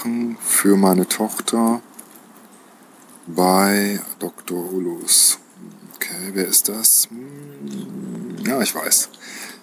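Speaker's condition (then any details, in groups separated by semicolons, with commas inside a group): No condition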